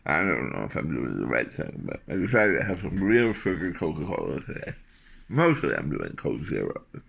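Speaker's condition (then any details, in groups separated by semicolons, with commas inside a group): Tongue cancer surgery, tongue graft; glossectomy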